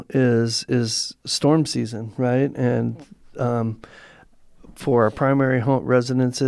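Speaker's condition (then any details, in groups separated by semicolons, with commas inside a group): No condition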